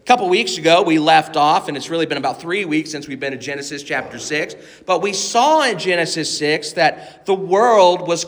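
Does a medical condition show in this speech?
No.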